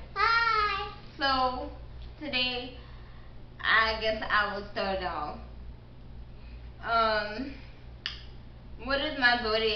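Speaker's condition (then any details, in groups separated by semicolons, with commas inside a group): Cerebral palsy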